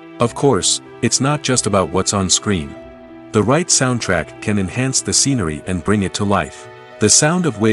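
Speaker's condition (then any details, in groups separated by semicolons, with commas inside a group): No condition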